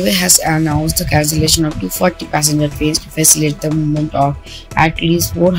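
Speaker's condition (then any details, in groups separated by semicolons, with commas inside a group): No condition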